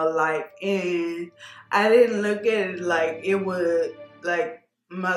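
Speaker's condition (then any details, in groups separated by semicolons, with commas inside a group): Cerebellar ataxia; hereditary spinocerebellar ataxia, cerebellum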